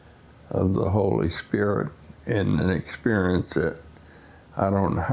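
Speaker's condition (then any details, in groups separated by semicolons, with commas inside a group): Essential tremor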